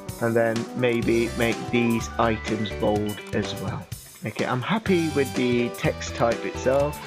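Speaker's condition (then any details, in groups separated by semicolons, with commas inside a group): No condition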